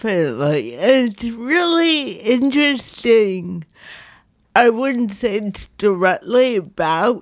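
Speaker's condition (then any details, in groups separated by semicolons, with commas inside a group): Cerebral palsy; not degenerative, lack of muscle control and spasticity, wears down with age, especially without yoga or exercise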